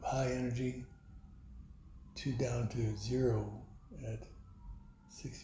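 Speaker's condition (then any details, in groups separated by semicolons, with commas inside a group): Parkinson's; voice weakened by Parkinson's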